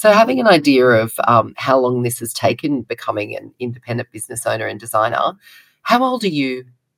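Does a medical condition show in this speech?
No.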